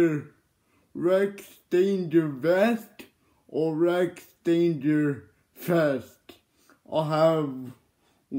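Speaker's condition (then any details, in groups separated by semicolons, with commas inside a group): Cerebral palsy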